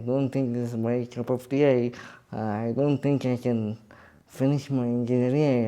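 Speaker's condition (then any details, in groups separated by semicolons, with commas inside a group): Cerebral palsy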